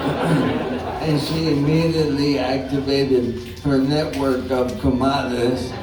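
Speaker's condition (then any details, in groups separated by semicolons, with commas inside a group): ALS; some speech trouble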